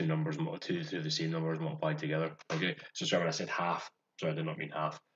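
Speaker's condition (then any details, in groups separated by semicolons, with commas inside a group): No condition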